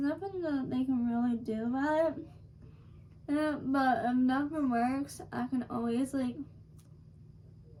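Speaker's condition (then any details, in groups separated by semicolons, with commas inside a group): Cerebral palsy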